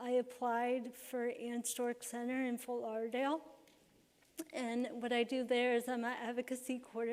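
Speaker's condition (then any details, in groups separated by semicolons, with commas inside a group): Cerebral palsy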